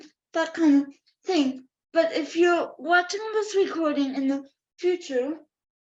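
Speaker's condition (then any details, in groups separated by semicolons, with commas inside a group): Cerebral palsy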